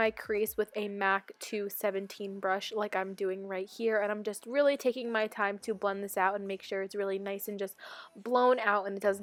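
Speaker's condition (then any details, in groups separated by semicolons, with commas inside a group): No condition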